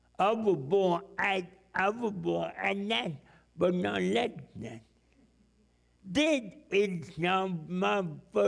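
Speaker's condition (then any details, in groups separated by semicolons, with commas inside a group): Cerebral palsy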